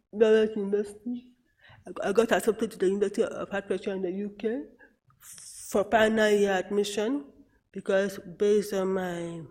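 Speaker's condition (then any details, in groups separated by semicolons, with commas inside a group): Cerebral palsy; therapy started late, at age ten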